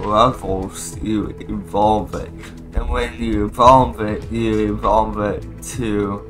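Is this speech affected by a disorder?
Yes: cerebral palsy.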